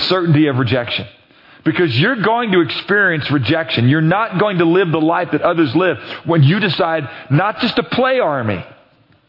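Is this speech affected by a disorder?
No.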